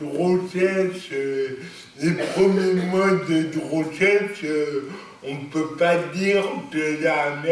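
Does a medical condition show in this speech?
Yes: cerebral palsy; lifelong, non-progressive.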